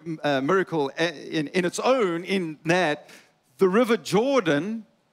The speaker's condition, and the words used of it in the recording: None; typical speech.